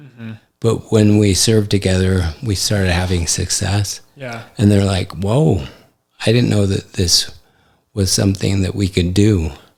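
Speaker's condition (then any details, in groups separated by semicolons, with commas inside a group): ALS; affects hand function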